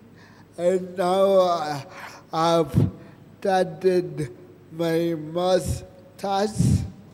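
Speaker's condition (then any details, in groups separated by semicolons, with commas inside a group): Cerebral palsy; present from birth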